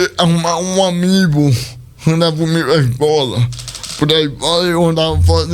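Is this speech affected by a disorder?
Yes: cerebral palsy; speech not normal.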